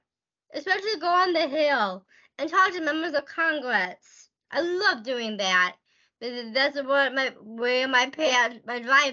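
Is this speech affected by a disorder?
Yes: Down syndrome.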